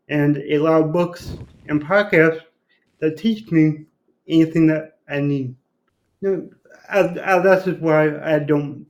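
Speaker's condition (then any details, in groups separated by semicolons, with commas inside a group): Cerebral palsy; repeat surgery expected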